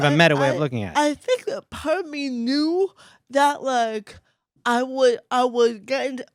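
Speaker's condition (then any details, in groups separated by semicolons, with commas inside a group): Cerebral palsy; very mild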